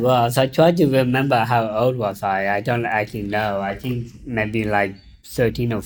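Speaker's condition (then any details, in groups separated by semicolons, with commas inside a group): Down syndrome; intellectual disability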